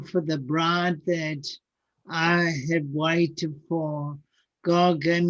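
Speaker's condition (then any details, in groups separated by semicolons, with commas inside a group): Cerebral palsy; diagnosed age four, late walking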